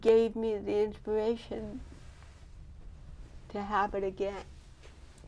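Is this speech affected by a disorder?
Yes: cerebral palsy.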